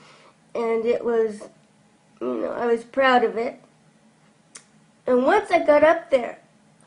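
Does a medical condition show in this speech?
Yes: cerebral palsy; from birth.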